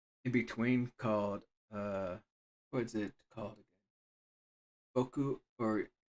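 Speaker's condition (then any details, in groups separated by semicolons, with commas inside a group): No condition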